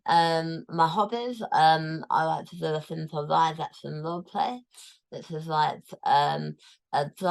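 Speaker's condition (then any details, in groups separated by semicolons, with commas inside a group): Tongue cancer, tongue removed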